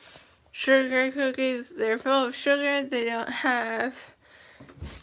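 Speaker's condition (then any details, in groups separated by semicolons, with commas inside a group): Cerebral palsy, mild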